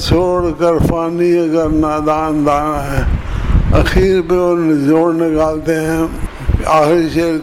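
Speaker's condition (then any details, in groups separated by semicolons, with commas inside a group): Difficulty speaking; self-reported difficulty speaking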